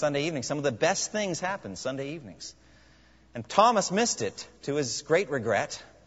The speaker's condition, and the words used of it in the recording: No condition.